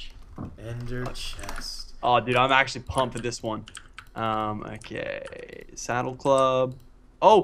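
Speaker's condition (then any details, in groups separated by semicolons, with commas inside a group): No condition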